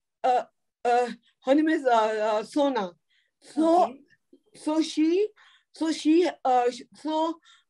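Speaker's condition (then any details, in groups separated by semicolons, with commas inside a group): Cerebral palsy; could not talk in early childhood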